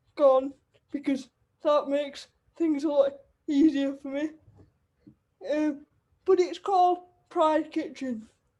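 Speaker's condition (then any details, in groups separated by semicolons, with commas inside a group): Cerebral palsy; wheelchair user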